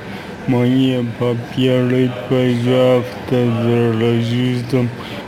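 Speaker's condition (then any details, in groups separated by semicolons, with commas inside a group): Aphasia; prolonged unconsciousness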